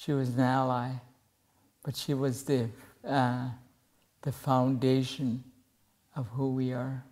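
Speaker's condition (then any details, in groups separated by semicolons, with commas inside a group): Cerebral palsy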